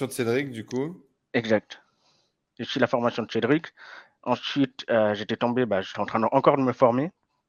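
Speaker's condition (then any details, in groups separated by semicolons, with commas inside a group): Hearing impairment from birth, congenital; degenerative hearing loss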